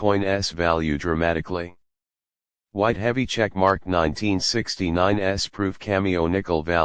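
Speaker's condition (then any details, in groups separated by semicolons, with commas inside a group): No condition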